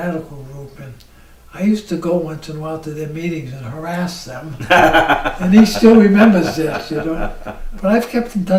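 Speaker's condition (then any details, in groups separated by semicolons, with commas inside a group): ALS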